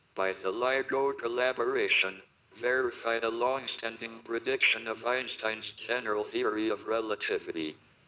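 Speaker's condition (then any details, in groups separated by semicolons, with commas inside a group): Motor neuron disease, speech-generating device; later laryngectomy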